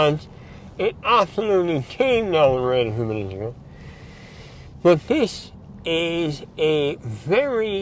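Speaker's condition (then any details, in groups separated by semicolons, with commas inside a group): Mouth cancer surgery; speech changed by surgery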